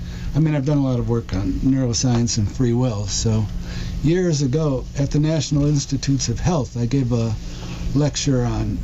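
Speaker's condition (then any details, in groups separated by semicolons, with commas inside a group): Parkinson's disease; diagnosed almost 4 years ago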